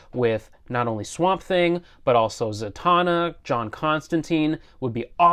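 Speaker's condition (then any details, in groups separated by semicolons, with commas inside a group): No condition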